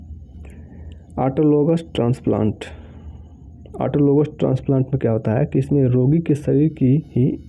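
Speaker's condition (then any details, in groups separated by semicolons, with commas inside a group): No condition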